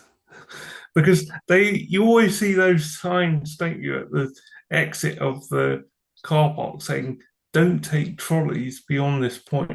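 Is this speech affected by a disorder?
Yes: cerebral palsy; from birth.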